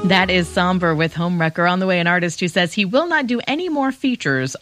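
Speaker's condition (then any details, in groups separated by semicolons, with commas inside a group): No condition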